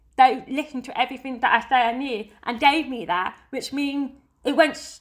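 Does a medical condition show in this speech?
Yes: deafness; family all hearing, uses sign language; lip reads all day among hearing people, finds it tiring.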